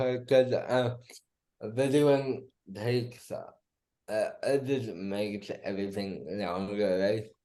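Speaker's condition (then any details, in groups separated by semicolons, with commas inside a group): Cerebral palsy; diagnosed at about two months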